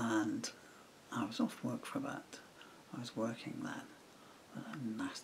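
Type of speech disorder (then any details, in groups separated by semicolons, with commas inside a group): Bulbar dysarthria; progressive bulbar palsy (MND)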